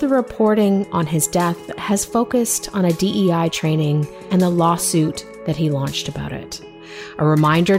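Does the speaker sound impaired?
No.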